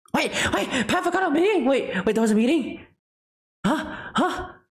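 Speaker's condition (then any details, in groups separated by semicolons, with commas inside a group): No condition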